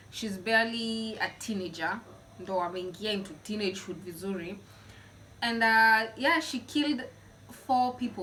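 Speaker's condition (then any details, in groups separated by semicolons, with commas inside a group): No condition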